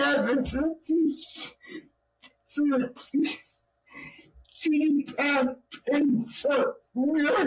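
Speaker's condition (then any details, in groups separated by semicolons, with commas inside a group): Cerebral palsy; own voice needs subtitles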